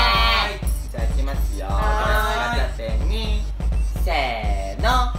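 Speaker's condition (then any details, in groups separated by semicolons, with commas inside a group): No condition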